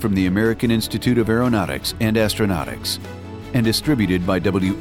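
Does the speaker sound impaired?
No.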